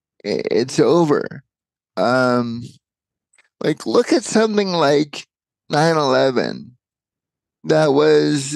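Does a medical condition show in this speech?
Yes: cerebral palsy.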